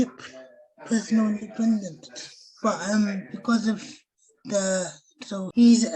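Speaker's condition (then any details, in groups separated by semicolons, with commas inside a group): Cerebral palsy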